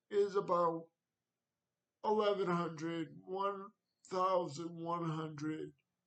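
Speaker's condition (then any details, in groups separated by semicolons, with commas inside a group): Cerebral palsy; wheelchair, needs transfer help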